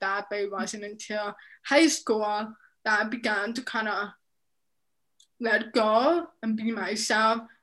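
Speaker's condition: Deafness, profound, severe; unknown cause

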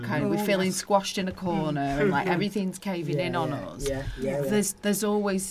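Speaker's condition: No condition

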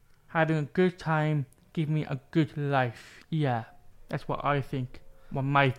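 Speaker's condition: Deafness with cochlear implants; unclear speech as child, cochlear implants switched on at age 11, also uses sign language; age 26, hears nearby sounds not distant, therapy with Sarah using computer mouth-shape display ended; speaks clearly to hearing people, still struggles with s

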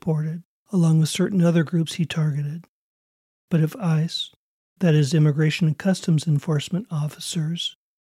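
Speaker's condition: No condition

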